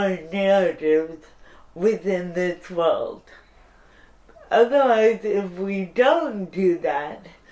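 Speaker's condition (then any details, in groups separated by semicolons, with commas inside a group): Cerebral palsy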